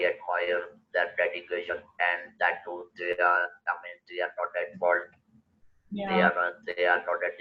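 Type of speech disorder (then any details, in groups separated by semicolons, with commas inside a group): Electrolarynx speech; laryngectomy for throat cancer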